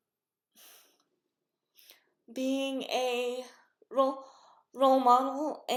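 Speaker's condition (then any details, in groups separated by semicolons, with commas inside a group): Cerebral palsy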